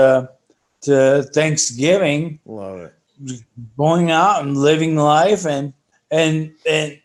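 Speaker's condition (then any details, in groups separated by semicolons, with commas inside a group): ALS; breathing affected after injection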